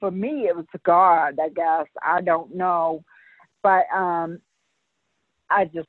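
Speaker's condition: Brain aneurysm rupture; sudden ruptured brain aneurysm, coma afterward, relearned walking and talking, balance issues, physical therapy; sounds different than before, speech leads people to think deaf

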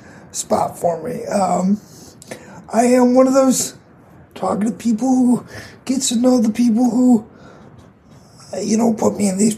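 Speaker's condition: Cerebral palsy; condition audible in voice

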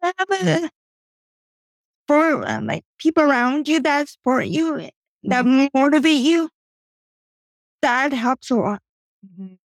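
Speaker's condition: Cerebral palsy; from birth, doctors predicted never walking, took first steps, walks with walker, first tricycle at age 12

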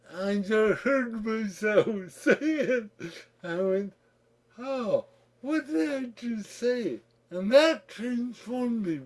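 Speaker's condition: Cerebral palsy; childhood physiotherapy

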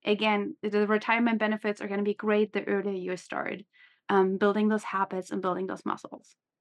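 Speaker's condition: No condition

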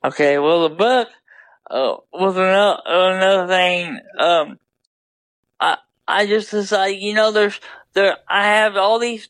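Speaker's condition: Double hemiplegia cerebral palsy

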